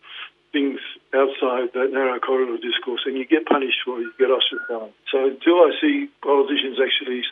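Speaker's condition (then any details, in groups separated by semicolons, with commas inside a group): Parkinson's; led to retirement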